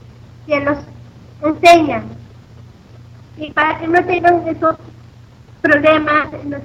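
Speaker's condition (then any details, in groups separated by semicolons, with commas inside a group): Down syndrome; self-described good language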